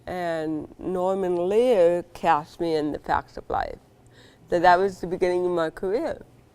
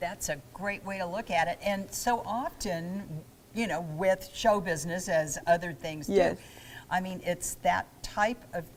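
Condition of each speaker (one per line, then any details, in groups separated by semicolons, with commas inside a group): Cerebral palsy; from birth, spinal surgery c1 to c7, titanium in neck
No condition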